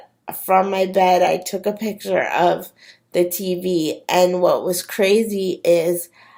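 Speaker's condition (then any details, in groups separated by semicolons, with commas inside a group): Cerebral palsy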